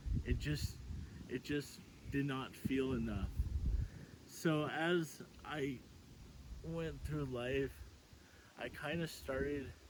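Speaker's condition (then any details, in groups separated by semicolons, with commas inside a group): Cerebral palsy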